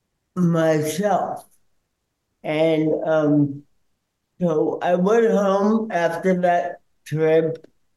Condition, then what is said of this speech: Cerebral palsy. And so if there are times you might have some challenge understanding him, it's because he has cerebral palsy.